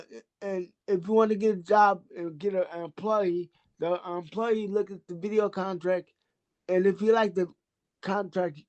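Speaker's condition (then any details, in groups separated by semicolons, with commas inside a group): Cerebral palsy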